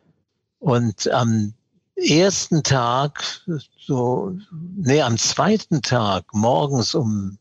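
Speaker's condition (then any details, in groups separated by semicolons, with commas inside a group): Parkinson's disease; diagnosed 2016 at age 75, tremor for years before, long attributed to stage fright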